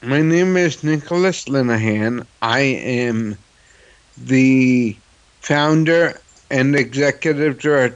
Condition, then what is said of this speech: Cerebral palsy. Or you know I've met guys who, you know, they'll ask me why I talk funny or why I sound different, you know, which is so silly